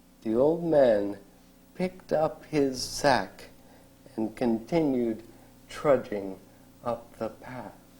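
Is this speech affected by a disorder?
Yes: ALS; diagnosed eight years ago, at age 35.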